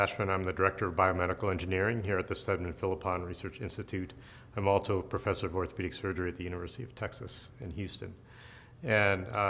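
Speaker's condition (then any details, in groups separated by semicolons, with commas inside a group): No condition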